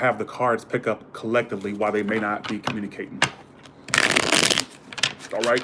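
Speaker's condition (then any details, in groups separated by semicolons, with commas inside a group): No condition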